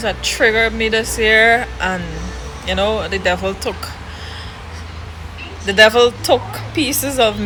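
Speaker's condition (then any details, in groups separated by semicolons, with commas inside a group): No condition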